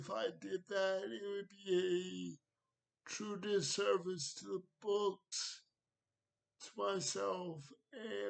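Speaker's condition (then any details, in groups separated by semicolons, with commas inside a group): Cerebral palsy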